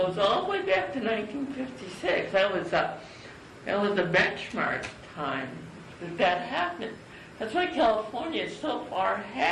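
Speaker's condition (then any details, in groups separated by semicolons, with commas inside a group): Cerebral palsy; from birth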